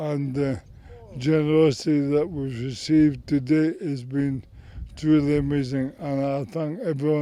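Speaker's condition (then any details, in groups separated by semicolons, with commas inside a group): MND; terminal, whole body affected, muscle wastage; about 4.5 years since onset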